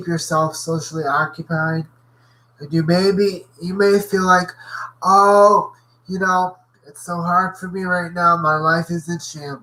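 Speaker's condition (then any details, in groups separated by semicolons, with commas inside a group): Cerebral palsy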